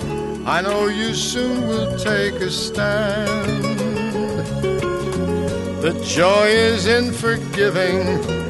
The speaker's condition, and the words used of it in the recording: None; typical speech.